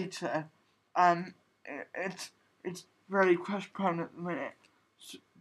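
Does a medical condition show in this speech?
Yes: cerebral palsy.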